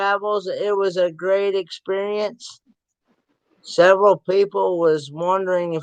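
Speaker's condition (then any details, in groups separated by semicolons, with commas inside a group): Cerebral palsy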